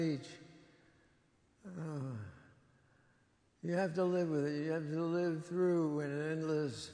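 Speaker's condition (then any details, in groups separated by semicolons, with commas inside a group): Parkinson's disease; diagnosed 20 years ago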